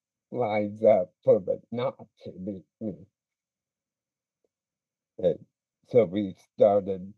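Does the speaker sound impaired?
Yes: speech impediment; drama club and debate team experience.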